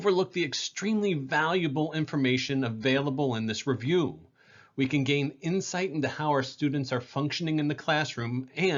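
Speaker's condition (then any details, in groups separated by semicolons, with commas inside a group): No condition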